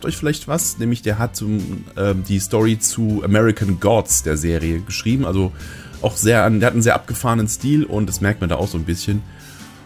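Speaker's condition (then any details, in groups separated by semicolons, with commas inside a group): No condition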